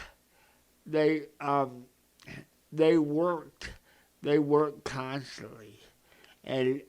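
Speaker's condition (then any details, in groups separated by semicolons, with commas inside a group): Cerebral palsy; present from birth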